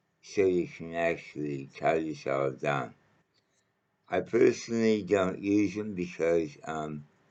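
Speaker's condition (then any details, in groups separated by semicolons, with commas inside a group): Mouth cancer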